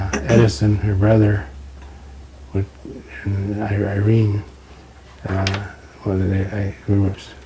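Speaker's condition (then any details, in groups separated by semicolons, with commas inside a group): Parkinson's disease; slowed down, on medication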